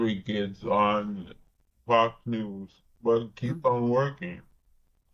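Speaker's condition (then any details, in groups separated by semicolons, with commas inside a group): Cerebral palsy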